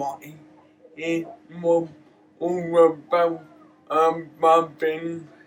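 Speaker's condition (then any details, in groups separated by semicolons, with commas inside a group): Cerebral palsy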